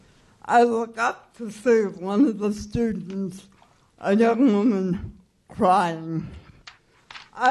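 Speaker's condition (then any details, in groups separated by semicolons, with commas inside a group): Cerebral palsy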